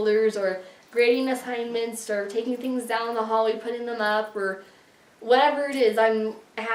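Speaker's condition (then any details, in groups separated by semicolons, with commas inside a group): No condition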